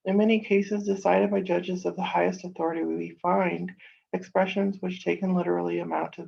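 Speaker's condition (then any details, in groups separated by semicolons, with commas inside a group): No condition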